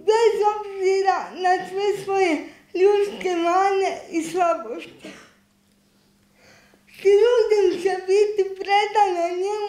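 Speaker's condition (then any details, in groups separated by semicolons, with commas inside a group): Cerebral palsy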